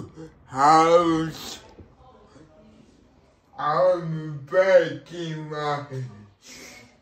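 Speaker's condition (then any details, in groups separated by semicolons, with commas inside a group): Cerebral palsy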